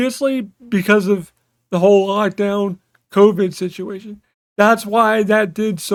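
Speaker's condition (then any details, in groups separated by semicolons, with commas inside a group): Cerebral palsy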